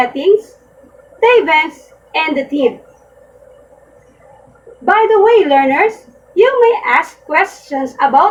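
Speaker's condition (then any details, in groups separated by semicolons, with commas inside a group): No condition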